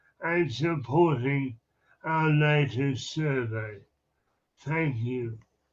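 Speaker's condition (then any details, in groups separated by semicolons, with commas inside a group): Upper motor neuron MND, upper motor neuron only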